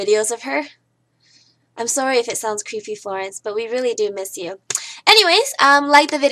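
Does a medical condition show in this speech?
No.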